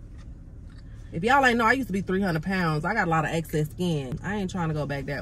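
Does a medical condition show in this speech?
No.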